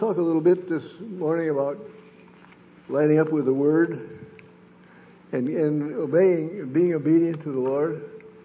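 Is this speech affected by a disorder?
Yes: Parkinson's disease; lost balance and body coordination.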